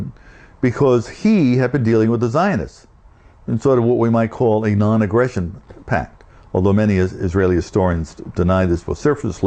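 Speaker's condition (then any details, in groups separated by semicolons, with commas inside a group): No condition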